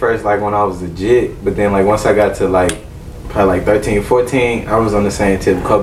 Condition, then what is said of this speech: None; typical speech.